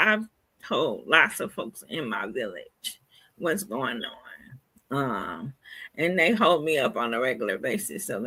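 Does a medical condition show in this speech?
Yes: cerebral palsy.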